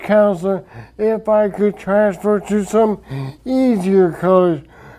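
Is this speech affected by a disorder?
Yes: traumatic brain injury; speech affected.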